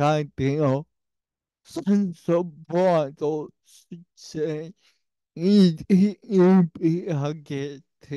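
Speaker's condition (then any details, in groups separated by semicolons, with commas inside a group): Brain lesion disability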